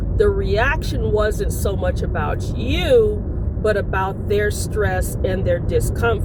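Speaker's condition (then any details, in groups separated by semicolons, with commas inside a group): No condition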